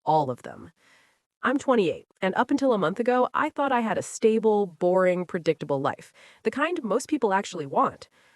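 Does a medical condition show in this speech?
No.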